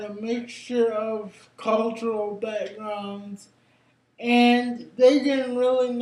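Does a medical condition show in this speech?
Yes: cerebral palsy; brain injury.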